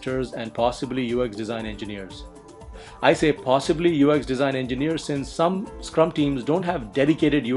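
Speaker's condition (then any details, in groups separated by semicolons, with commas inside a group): No condition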